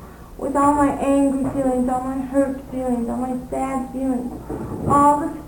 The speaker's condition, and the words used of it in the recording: Cerebral palsy. You don't leave enough pregnant pauses in your speech.